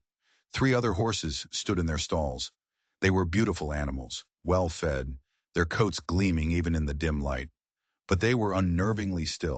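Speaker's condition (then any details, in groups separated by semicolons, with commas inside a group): No condition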